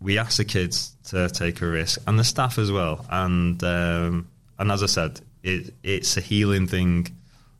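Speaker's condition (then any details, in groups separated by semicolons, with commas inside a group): No condition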